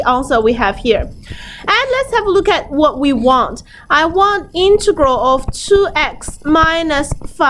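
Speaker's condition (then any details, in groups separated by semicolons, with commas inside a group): No condition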